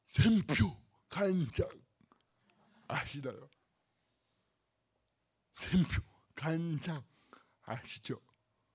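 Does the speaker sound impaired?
Yes: cerebral palsy; body and bones twisted.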